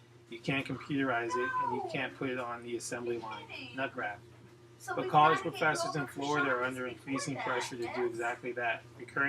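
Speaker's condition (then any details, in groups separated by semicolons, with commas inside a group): No condition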